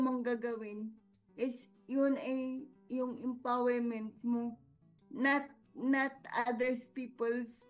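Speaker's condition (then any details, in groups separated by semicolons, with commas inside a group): Cerebral palsy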